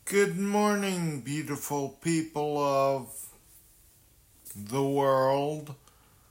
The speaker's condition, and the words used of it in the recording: Brain injury. I speak slower because I had a traumatic brain injury 39, 38 years ago.